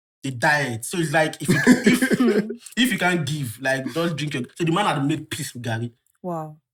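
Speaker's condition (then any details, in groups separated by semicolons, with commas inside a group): No condition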